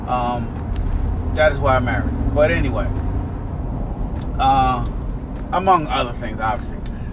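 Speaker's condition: No condition

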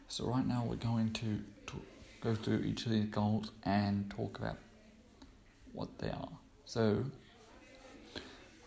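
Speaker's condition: Cerebral palsy; cerebral palsy since birth

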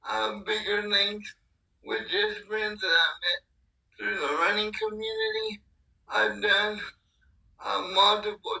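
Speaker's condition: Cerebral palsy; paired with able-bodied athletes for races through Ambulance Angels of Oklahoma

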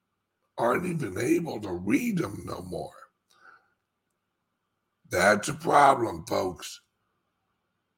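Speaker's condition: Speech impediment; slight speech impediment

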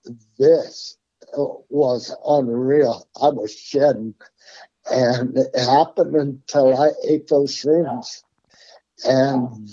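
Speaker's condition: Parkinson's; progressively worse

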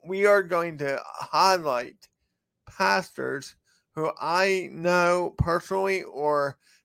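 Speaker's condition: Cerebral palsy; speech affected by cerebral palsy

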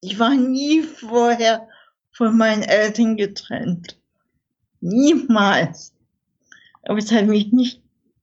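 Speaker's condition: Infantile cerebral palsy, spastic; breathing-support mask machine for sleep

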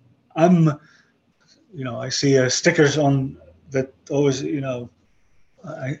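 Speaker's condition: Aphasia after stroke; aphasia caused by stroke

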